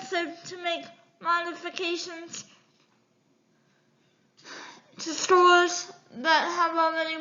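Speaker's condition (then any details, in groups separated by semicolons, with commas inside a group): Cerebral palsy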